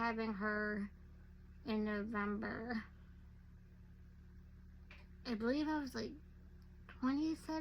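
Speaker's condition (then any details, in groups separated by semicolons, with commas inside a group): Werdnig-Hoffmann disease type 2; type 2 spinal muscular atrophy, since childhood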